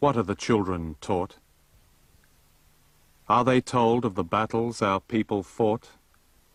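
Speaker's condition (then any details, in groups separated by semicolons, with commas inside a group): No condition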